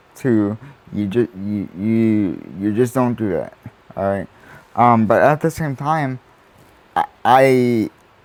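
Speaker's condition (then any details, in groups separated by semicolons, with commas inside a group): Cerebral palsy; uses wheelchair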